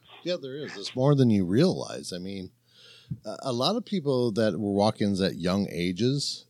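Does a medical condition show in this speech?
No.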